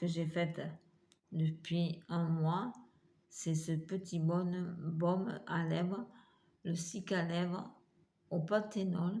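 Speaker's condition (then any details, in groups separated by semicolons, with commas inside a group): Multiple sclerosis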